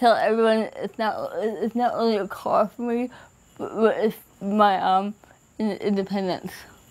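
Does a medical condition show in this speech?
Yes: cerebral palsy; from birth.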